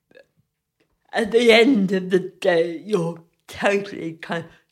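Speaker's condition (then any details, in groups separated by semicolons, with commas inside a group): Cerebral palsy; frequent loss of balance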